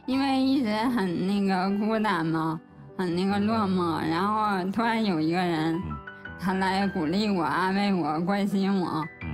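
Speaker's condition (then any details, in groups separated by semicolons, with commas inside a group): ALS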